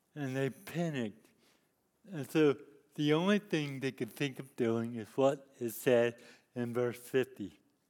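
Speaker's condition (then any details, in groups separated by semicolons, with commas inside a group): Cerebral palsy; lifelong disability since youth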